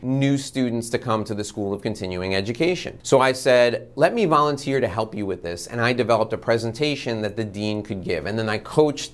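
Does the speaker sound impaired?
No.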